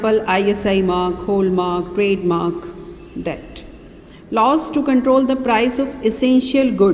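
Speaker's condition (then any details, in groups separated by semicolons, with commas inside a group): No condition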